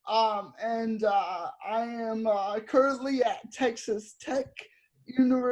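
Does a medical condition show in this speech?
Yes: cerebral palsy; audibly affected speech.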